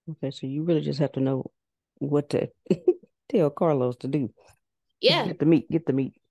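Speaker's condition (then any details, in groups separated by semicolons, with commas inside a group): No condition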